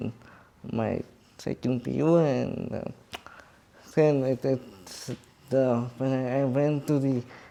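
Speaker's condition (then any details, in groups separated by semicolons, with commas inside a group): Cerebral palsy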